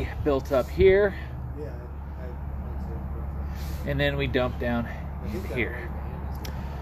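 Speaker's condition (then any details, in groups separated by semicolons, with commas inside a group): No condition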